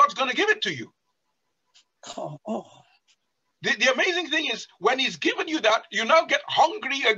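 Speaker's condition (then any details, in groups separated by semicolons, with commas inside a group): No condition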